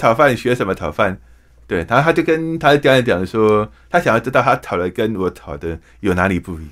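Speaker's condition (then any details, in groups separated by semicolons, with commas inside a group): Hearing impairment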